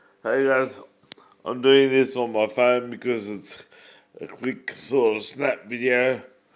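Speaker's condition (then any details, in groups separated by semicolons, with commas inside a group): Cerebral palsy; uses wheelchair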